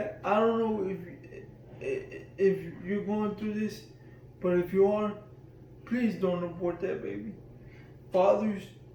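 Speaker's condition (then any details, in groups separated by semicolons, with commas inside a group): Cerebral palsy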